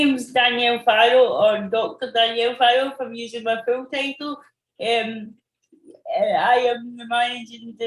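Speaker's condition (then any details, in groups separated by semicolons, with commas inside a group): Cerebral palsy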